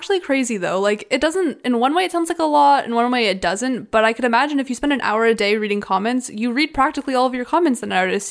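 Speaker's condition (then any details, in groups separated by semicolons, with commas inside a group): No condition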